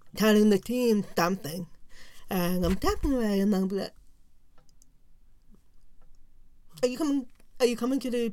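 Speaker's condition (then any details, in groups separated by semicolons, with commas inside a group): Profound deafness; learned to speak and lip-read in early oral pre-preschool program, encouraged to speak, mainstreamed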